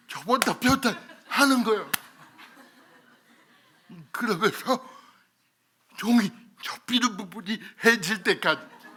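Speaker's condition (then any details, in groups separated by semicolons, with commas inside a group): Cerebral palsy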